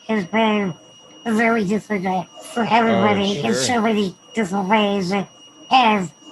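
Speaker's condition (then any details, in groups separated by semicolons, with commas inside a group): Spinal muscular atrophy; full-time ventilator, stable, Spinraza treatment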